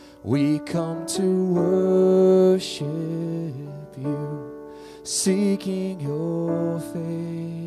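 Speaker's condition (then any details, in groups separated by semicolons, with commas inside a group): No condition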